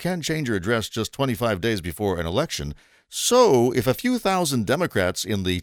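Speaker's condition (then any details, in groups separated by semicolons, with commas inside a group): No condition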